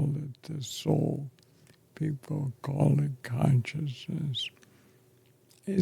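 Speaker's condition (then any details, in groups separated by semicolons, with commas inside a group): ALS; affects chest and throat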